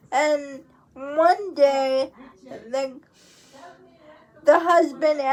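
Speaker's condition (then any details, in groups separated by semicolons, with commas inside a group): Cerebral palsy; uses wheelchair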